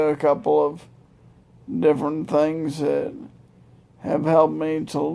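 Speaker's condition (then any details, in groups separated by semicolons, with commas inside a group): Multiple sclerosis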